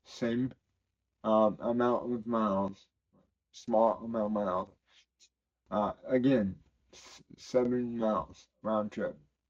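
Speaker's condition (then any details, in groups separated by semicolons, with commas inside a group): Cerebral palsy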